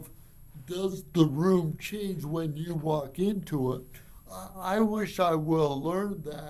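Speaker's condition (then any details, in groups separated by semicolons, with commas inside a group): Cerebral palsy; from birth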